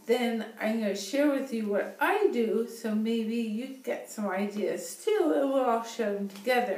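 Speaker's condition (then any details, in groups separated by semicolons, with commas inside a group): Bulbar ALS; bulbar onset, mouth and tongue muscles affected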